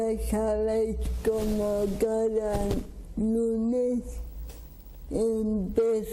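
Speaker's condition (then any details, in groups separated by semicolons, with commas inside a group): Cerebral palsy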